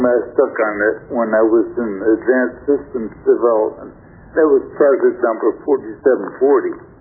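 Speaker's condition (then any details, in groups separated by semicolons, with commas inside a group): Stroke affecting throat muscles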